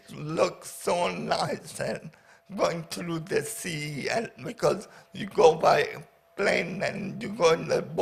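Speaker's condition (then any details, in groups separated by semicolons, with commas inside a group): Paraplegia with essential tremor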